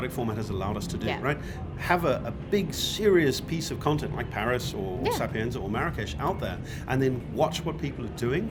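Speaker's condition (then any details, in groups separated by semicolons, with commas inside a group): No condition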